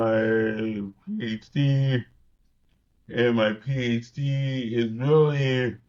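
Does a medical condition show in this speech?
Yes: cerebral palsy.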